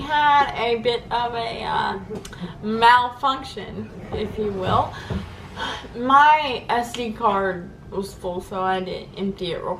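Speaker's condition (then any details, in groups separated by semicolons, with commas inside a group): Cerebral palsy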